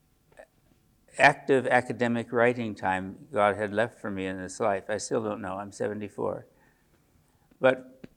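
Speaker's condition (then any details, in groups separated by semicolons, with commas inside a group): Parkinson's disease; age 74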